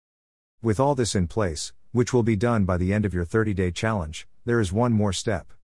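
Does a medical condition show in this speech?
No.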